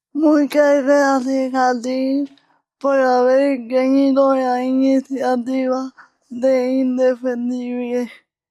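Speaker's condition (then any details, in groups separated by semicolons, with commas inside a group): Cerebral palsy; unchanged since earlier assessment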